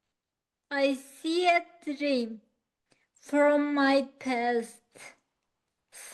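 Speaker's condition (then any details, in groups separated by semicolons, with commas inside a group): Acquired ataxia; lithium toxicity, cerebellar damage; about 3 years since onset, walks, falls when tired, head tremor; lost speech at onset, speech therapy, still slow but understandable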